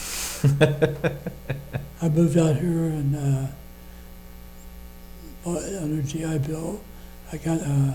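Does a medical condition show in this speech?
Yes: Parkinson's disease.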